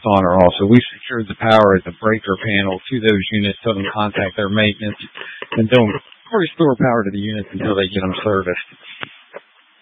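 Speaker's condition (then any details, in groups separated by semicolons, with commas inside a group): No condition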